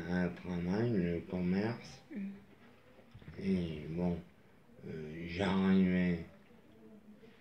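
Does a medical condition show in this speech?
Yes: traumatic brain injury; moped accident.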